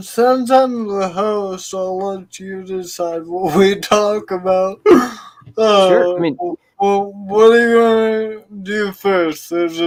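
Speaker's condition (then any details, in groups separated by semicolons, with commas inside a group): Cerebral palsy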